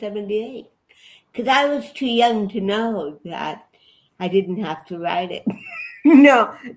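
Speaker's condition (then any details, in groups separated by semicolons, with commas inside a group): Cerebral palsy; affects body movements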